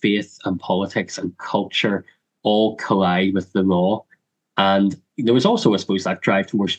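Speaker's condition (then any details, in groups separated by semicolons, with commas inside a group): Cleft lip and palate; congenital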